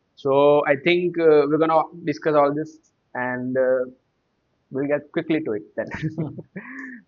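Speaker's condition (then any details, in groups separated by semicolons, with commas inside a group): No condition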